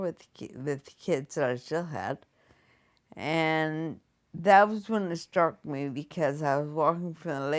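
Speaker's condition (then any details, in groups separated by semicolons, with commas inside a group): Multiple sclerosis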